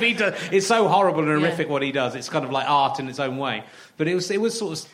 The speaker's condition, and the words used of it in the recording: No condition.